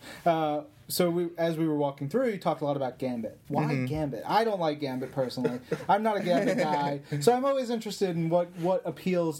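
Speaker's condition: No condition

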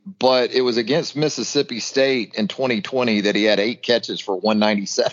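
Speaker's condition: No condition

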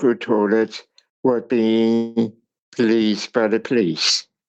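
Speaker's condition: Cerebral palsy; speech impairment

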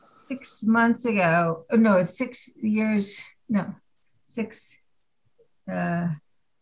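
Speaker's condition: Aphasia after stroke; two strokes one month apart, artery dissection blocking blood flow, symptoms came on slowly, ten and a half years ago; about ten and a half years post stroke, three years of speech, occupational, physical therapy; writing slow

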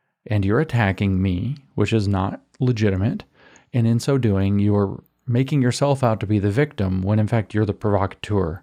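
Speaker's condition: No condition

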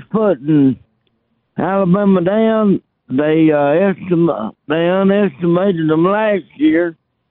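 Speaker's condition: Cerebral palsy; present from birth, also said to have had it since age 5, now 63 years old

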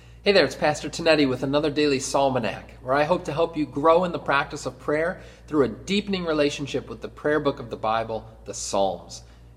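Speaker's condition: No condition

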